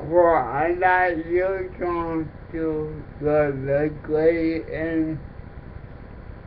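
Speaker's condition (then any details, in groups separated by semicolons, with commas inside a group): Cerebral palsy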